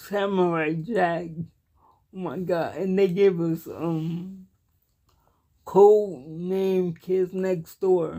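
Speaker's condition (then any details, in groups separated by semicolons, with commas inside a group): Cerebral palsy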